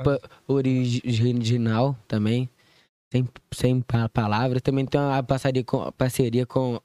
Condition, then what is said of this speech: Stuttering. Eu não gaguejo, juro, quando eu falo, quando eu falo carioca.